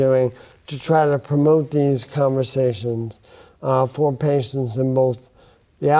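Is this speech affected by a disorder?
Yes: bulbar onset ALS; affects speech.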